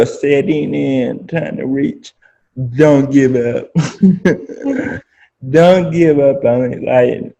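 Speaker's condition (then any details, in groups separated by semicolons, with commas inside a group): Spastic quadriplegic cerebral palsy; lives independently, much therapy in childhood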